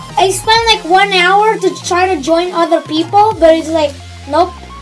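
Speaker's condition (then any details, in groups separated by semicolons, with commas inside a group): No condition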